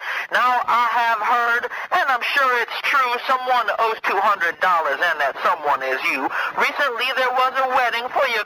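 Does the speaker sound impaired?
No.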